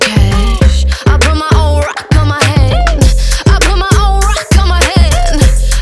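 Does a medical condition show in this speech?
No.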